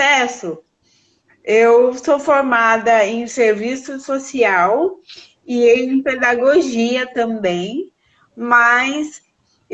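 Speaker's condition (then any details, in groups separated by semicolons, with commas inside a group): Cerebral palsy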